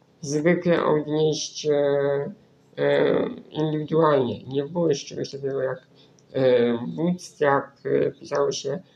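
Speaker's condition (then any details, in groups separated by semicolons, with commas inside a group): Spinal muscular atrophy; cannot use normal keyboard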